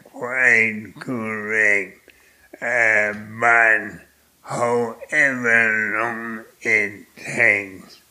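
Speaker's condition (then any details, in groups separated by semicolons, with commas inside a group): Primary lateral sclerosis; profoundly affected, speaks with effort, hard to follow, voice affected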